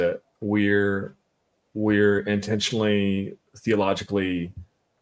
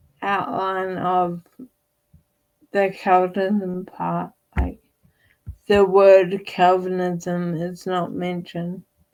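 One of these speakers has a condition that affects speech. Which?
The second: Friedreich's ataxia; inherited, wheelchair user; diagnosed age 7, progressive, increasing stiffness; gets winded, speaking sometimes difficult, weak voice.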